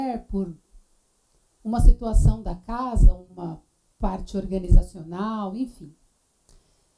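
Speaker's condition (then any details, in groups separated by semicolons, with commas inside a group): No condition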